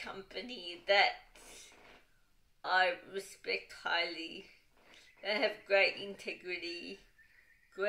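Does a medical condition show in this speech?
Yes: cerebral palsy, dystonic; lack of oxygen at birth, limited body use, wheelchair.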